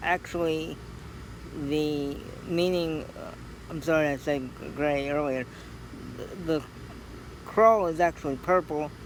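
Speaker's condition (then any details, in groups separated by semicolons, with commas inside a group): Cerebral palsy; scoliosis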